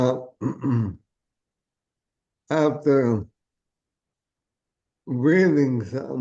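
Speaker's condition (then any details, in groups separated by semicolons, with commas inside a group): ALS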